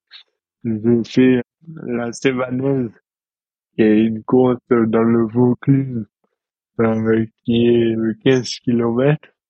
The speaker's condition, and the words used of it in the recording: Dystonia. Donc la dystonie, c'est une maladie neurologique qui impacte les troubles pour moi, qui peut faire des troubles de l'élocution et de la motricité fine.